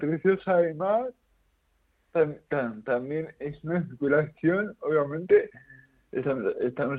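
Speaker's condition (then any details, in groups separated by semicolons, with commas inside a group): Cerebral palsy; nervous system damage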